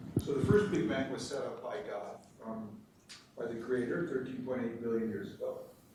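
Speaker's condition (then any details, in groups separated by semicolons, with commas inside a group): No condition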